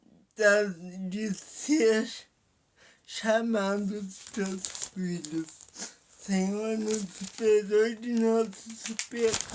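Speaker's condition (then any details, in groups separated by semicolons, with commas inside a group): Paralysis; speech impairment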